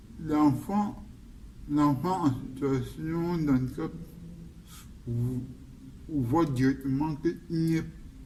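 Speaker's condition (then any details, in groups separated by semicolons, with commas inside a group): Cerebral palsy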